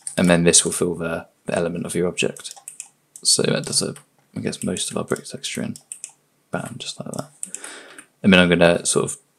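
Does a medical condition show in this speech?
No.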